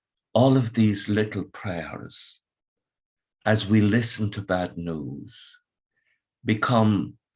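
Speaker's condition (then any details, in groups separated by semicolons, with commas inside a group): No condition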